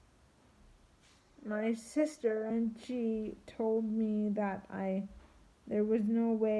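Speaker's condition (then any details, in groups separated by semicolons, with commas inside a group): Triplegic cerebral palsy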